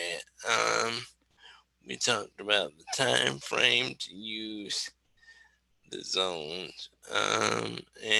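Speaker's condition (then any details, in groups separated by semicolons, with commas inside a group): Cerebral palsy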